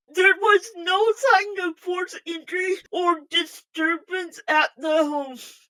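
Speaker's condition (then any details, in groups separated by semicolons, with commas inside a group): Physical speech impairment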